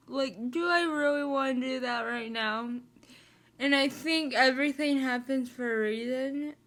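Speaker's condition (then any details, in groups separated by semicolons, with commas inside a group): Spastic cerebral palsy, mixed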